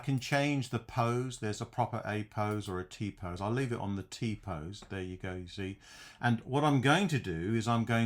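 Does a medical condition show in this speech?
No.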